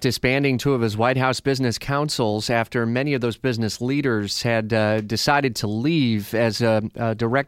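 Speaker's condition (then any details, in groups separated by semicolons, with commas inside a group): No condition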